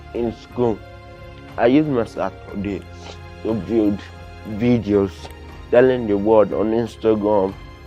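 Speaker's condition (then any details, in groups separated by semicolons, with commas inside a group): Cerebral palsy; limits movement and coordination; acute case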